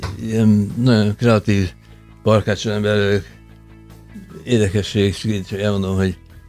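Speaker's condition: Parkinson's disease

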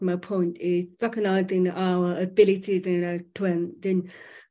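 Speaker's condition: Profoundly deaf, born profoundly deaf; profound deafness from birth, lip reading main communication, some British Sign Language (BSL), not fluent

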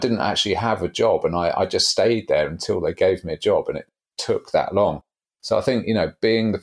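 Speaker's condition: No condition

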